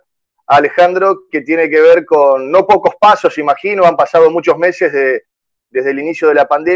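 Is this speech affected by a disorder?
No.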